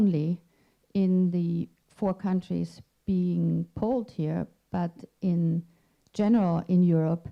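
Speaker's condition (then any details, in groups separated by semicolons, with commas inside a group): No condition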